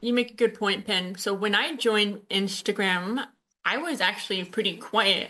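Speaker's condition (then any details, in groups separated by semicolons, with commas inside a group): Usher syndrome, born deaf; Usher syndrome type 2, born deaf or hard of hearing, hearing aids from age 2, vision loss, diagnosed age 19; no balance issues, uses hearing aids, signs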